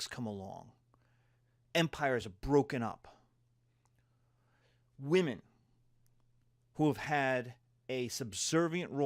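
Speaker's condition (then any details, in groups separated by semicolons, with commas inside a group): No condition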